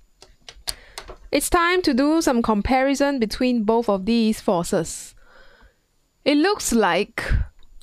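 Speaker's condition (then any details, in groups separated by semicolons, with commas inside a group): No condition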